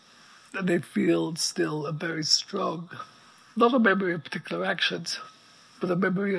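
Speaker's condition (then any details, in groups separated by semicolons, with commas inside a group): ALS; voice very weak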